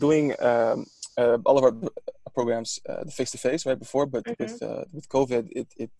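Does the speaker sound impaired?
Yes: stuttering; stuttering during recording; own stuttering noted by speaker during conversation; here repeated words, prolonged sounds.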